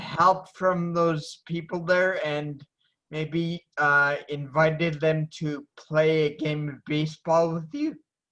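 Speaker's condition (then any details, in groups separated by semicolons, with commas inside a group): Parkinson's disease; 12 years, stiffness, fatigue, tremor, rigidity, freezing, progressing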